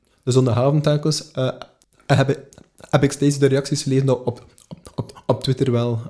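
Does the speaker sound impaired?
Yes: stuttering; not fluent in first episode, stutter clearly noticeable, speeches start badly, pauses to rest, then fluent; here repeated sounds, repeated words.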